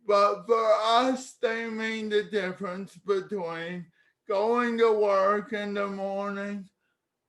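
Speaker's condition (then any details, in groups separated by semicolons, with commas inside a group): Cerebral palsy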